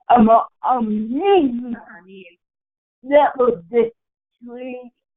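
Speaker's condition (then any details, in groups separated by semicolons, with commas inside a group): Cerebral palsy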